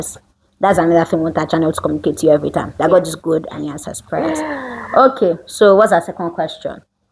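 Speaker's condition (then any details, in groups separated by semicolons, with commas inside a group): No condition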